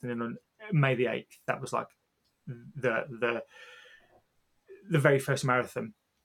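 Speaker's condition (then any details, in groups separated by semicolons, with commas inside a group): Stammer; long hidden even from wife and kids, became quite unwell with it last year; speaking on podcast with stammer, says speaking here has taken a lot; has always fought to be able to speak; repeated words, prolonged sounds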